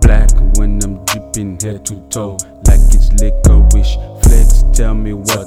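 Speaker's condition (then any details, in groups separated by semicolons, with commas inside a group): No condition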